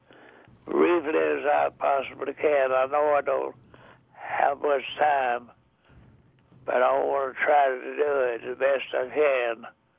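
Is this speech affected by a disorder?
Yes: deafness; also blind, age 99; blind and deaf at interview.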